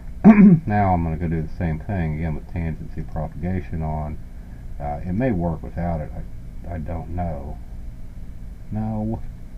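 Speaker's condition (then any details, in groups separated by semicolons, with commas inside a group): No condition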